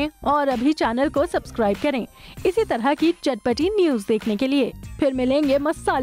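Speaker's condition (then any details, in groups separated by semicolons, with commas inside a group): No condition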